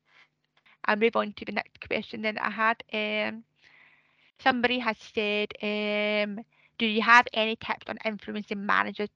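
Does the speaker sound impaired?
Yes: deafness; speech sometimes affected.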